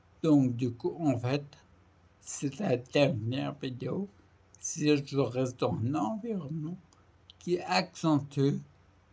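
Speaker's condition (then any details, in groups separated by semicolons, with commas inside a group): Primary progressive multiple sclerosis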